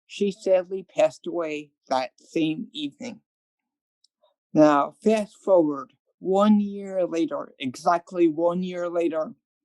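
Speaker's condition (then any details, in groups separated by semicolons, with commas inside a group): Cerebral palsy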